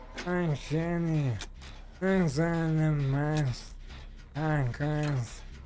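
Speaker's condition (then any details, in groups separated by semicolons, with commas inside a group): ALS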